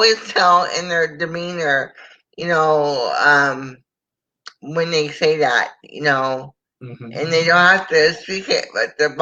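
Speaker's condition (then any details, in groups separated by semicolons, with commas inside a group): Cerebral palsy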